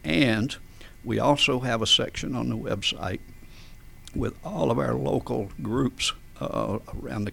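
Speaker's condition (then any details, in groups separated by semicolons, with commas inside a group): Spasmodic dysphonia; diagnosed by otolaryngologist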